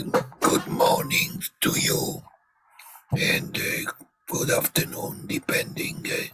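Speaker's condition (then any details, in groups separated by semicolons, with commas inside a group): Laryngectomy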